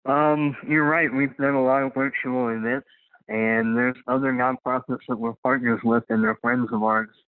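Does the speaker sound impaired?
Yes: cleft lip and palate; speech impediment, harder for new people to understand at first.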